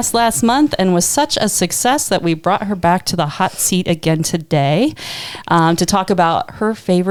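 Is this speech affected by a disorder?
No.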